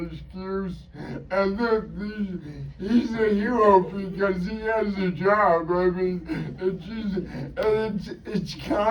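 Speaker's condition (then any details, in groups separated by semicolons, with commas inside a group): Cerebral palsy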